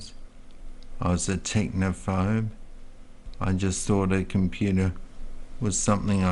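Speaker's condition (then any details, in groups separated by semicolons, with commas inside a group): Multiple sclerosis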